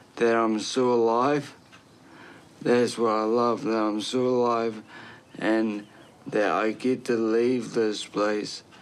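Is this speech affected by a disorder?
Yes: traumatic brain injury; car accident; six months intensive therapy, nearly leaving rehabilitation.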